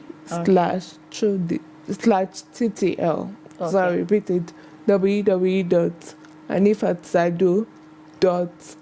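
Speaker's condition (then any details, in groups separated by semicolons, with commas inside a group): Cerebral palsy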